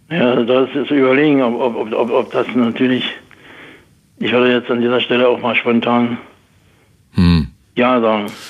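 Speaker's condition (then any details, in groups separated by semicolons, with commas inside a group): Parkinson's; moved away in 2019 for health reasons; frequent word repetitions and hesitations in transcript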